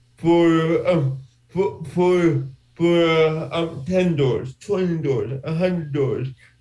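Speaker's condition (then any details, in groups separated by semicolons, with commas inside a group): Cerebral palsy; from birth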